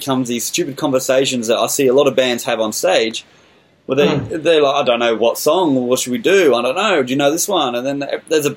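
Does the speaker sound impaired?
No.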